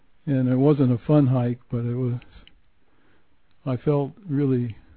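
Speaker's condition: Parkinson's disease; age 69, low-dose Mirapex then Sinemet, yoga, Bowen therapy, John Coleman's alternative approach, recent Olympic hike

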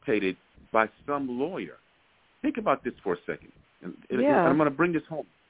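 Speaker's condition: No condition

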